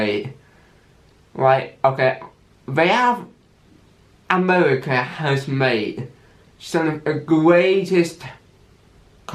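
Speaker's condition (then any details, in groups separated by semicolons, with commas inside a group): Cerebral palsy with stammer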